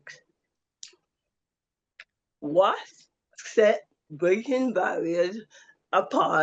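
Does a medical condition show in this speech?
Yes: cerebral palsy; affects voice.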